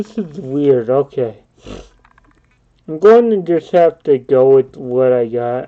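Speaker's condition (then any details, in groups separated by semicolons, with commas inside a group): Cerebral palsy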